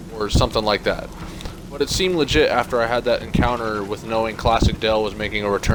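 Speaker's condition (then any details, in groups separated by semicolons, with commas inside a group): No condition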